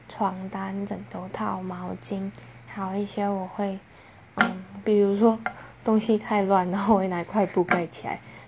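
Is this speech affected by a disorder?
No.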